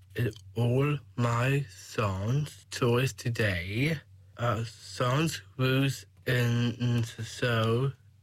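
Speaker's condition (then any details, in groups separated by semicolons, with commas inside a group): Down syndrome; 21 years old; age 21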